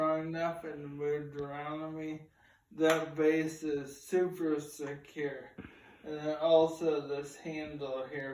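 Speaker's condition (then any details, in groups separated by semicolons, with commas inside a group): ALS; starting to lose voice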